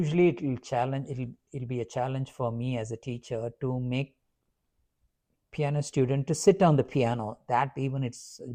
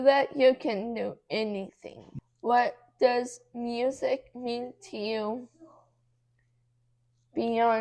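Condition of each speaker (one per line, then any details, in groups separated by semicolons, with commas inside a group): No condition
Cerebral palsy; affects muscles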